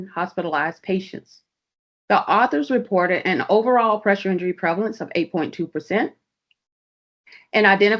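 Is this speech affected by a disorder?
No.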